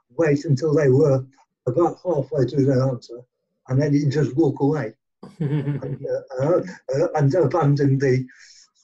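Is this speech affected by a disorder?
Yes: cerebral palsy; present from birth.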